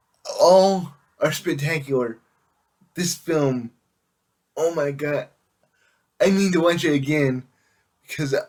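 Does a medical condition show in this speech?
Yes: cerebral palsy; able to speak.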